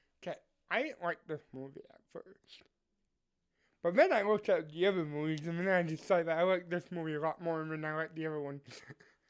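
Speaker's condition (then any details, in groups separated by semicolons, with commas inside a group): Cerebral palsy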